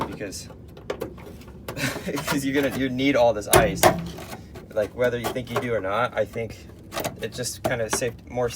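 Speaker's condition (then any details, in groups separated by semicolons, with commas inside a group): No condition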